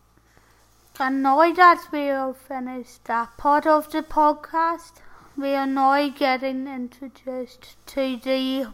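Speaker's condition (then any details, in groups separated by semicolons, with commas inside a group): Tracheostomy and ventilator dependent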